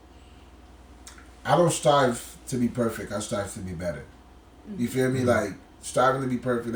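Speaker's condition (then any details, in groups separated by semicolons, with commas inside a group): No condition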